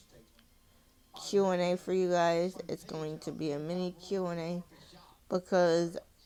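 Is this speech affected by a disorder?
Yes: cerebral palsy; from birth.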